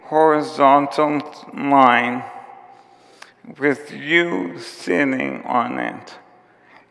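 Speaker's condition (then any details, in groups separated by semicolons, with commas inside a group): ALS; onset with tiredness and clumsiness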